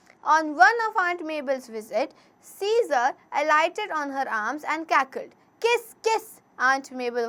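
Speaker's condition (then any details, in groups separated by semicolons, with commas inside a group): No condition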